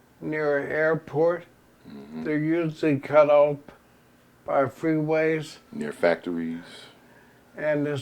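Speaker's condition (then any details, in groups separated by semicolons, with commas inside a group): ALS; progressive terminal illness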